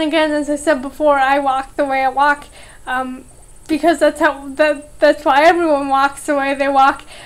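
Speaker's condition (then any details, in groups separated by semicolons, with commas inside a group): Cerebral palsy; cerebral palsy affecting walking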